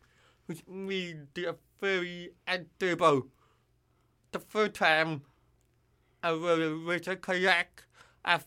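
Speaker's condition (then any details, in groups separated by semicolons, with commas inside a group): Deafness; formerly hearing aids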